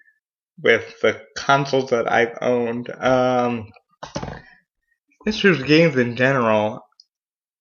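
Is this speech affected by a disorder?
Yes: cerebral palsy; mild.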